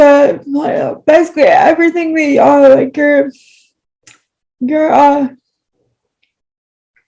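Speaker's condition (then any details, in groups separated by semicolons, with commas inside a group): Cerebral palsy, spastic, mild; power wheelchair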